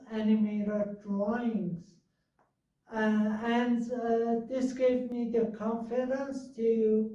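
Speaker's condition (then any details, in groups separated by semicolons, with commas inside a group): Multiple sclerosis; about 16 years since diagnosis, medication, balance problems, drops things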